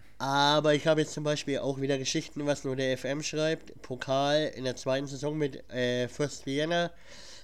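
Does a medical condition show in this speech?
Yes: cleft palate; cleft palate audible in speech, plus cold at recording.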